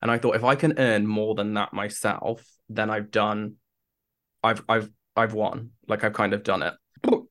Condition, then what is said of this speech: Stuttering. Any kind of heightened emotion is going to increase your tics.